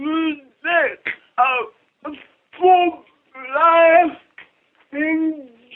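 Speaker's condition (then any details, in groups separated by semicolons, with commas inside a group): Cerebral palsy; speech hard for others to understand, friend Judy interprets and repeats her answers for listeners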